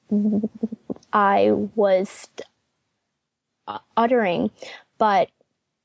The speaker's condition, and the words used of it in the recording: Stuttering. I mentioned before, right now I still get really hard blocks.